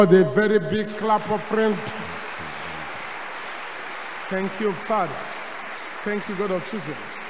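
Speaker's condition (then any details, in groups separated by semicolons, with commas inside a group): No condition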